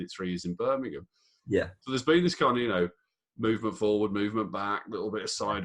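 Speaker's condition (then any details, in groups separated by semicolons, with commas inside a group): No condition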